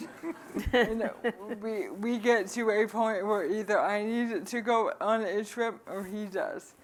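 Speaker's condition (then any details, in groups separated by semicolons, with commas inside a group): ALS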